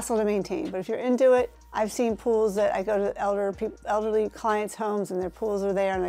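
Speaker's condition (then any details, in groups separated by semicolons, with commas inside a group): No condition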